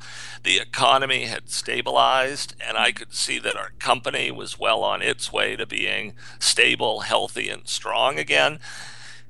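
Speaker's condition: Spasmodic dysphonia; rare neurological voice disorder, partial voice loss, onset amid housing market collapse, no known cause or cure; throat spasms on talking, broken weak hard-to-hear voice, painful forcing, sore throat, dizziness, breathlessness

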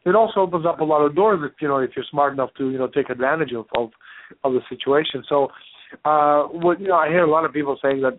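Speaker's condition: No condition

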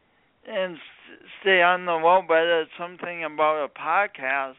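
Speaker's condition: Speech impediment from birth injury; born a few weeks early, since birth

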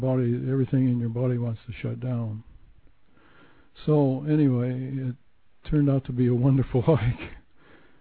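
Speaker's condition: Parkinson's disease; onset with minor arm tremor

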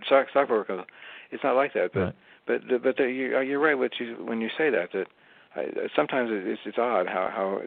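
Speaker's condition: Parkinson's disease; diagnosed while still working

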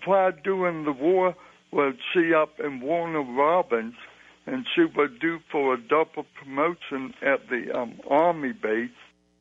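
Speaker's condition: Cerebral palsy; cerebral palsy since birth; talks with great difficulty

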